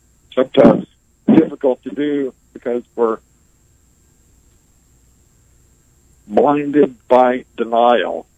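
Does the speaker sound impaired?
Yes: ALS; progressive disease, diagnosed nearly 20 years ago; breathes through ventilator; able to speak and communicate clearly, communicating takes more time due to ventilator.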